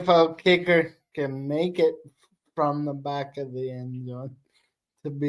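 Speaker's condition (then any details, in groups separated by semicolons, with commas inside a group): Cerebral palsy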